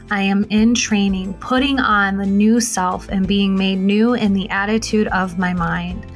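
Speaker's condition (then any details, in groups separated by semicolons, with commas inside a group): No condition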